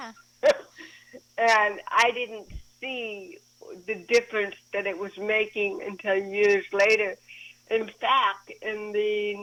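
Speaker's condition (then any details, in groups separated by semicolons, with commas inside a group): Cerebral palsy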